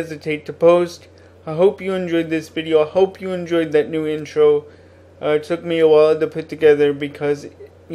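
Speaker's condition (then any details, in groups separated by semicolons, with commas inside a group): Cerebral palsy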